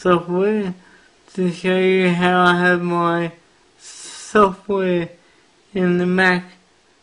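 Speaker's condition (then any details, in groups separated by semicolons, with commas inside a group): Cerebral palsy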